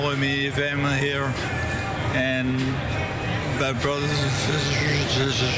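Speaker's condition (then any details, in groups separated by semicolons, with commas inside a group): Multiple system atrophy; diagnosed two years ago, symptoms for years before, worsening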